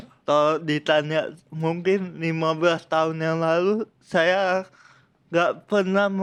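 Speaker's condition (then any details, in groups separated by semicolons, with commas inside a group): Cerebral palsy; from birth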